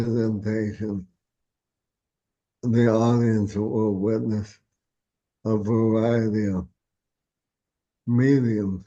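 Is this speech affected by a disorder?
Yes: ALS.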